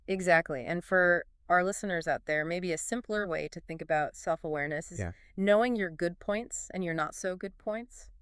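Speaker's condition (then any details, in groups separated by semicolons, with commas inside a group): No condition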